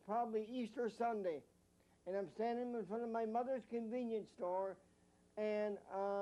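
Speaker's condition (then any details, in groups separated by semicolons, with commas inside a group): Mild cerebral palsy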